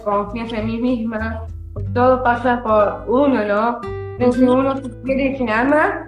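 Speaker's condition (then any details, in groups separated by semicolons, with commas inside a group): Down syndrome; from birth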